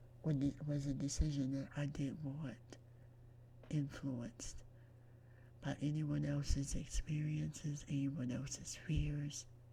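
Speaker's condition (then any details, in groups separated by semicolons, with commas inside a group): Myasthenia gravis; lungs collapsed while hospitalized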